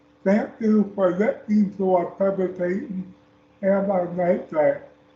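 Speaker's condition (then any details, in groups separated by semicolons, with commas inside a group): Speech impairment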